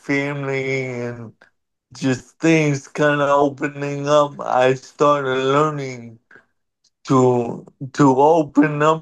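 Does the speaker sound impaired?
Yes: cerebral palsy; present from birth, could walk a little as a child, wheelchair over the years; uses wheelchair.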